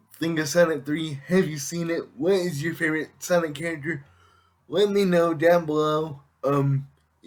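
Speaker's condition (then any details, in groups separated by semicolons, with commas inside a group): Cerebral palsy; affects all muscles; able to speak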